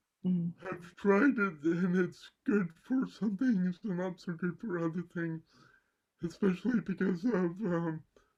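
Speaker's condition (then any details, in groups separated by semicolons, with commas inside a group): Cerebral palsy; mild left side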